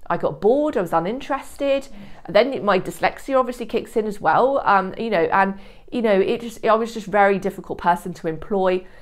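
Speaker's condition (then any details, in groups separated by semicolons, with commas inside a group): No condition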